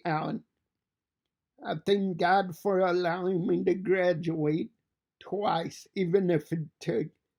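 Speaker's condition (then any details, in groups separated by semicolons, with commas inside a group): Cerebral palsy; fine motor impairment; diagnosed in early childhood, physically weak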